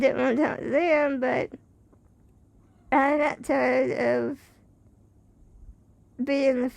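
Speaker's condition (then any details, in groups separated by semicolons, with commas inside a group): Spinal muscular atrophy type 2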